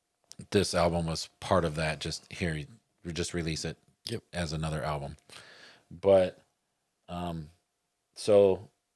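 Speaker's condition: No condition

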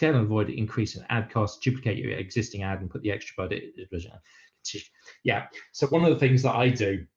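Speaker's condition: No condition

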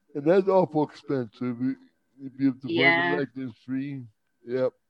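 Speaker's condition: Cerebral palsy; uses a wheelchair, strong startle to loud sounds

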